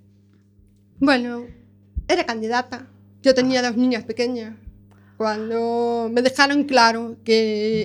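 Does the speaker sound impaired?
Yes: deafness with cochlear implant; deaf since childhood, right ear unaided and unstimulated for many years; implant external processor with cable, hearing aid left ear, implant now overtaking aided ear, relies heavily on lip reading; cannot perceive voice timbre, intonation or accents, understands nothing without seeing faces.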